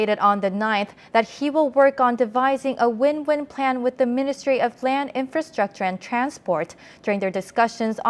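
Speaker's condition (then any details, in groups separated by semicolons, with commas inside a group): No condition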